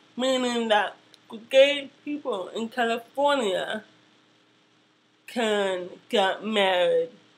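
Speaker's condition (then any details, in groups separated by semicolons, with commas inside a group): Cerebral palsy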